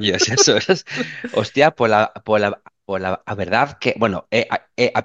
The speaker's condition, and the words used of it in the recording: Stuttering. Hay muchas veces que digo, joder, que hable otro, no, venga tú, coño, pero joder, si estoy, pero no me ves que yo tartamudeo, coño, que hable otro, ¿no?